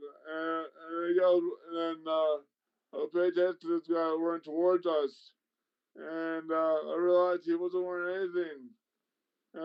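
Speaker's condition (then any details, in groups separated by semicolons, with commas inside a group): Traumatic brain injury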